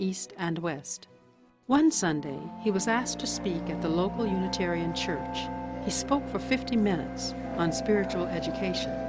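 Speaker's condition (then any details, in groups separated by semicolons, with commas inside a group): No condition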